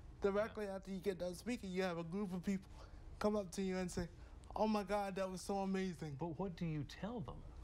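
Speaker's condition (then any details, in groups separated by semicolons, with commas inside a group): Cerebral palsy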